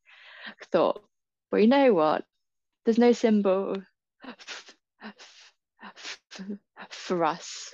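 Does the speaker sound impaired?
Yes: stammer; stammer since school age, about 2 years of therapy, told unlikely to go away; copes in everyday situations, more confident and accepting of own speech, good and bad days; words don't come out, worse when tired, less fluent some days, needs more time and patience; here repeated sounds, prolonged sounds, blocks.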